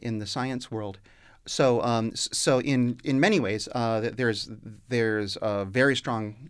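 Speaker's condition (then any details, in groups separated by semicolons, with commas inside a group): Stuttering; severe stuttering from birth, intellectual muscle-control technique learned at age 11; still uses conscious control of speech muscles while talking; as fluent as normally disfluent speakers when using control, singing bypasses stuttering, earlier speaking distressing; repeated sounds, repeated words, prolonged sounds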